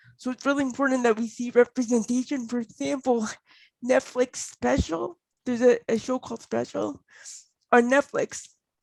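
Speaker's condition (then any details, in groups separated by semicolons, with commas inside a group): Cerebral palsy; mainly fine motor and speech, no mobility aids; speech impediment, speaking effortful, voice worse standing, easier seated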